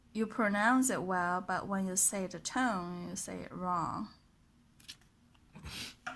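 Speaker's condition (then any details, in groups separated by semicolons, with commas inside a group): No condition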